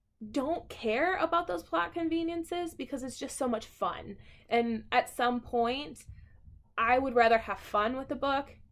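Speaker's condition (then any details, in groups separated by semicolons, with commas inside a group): No condition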